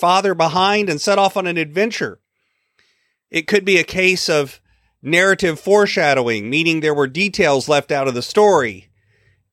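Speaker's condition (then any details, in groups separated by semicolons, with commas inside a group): No condition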